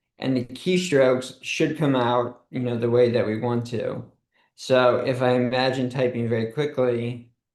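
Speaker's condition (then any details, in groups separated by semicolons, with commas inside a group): ALS; foot onset, brain-computer interface implant in motor cortex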